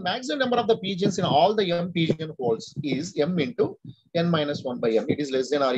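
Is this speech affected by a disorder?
No.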